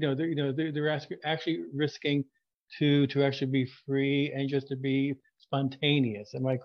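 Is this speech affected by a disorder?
Yes: stuttering; covert for years, word substitutions, avoided phone calls, introductions, traditional therapy with targets, techniques, full breath target; word substitution and avoidance to hide stuttering, formerly repeated starter phrase before name, audible stutter; here repeated sounds, repeated words.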